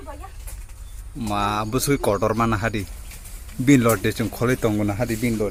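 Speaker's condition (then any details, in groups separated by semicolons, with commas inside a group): No condition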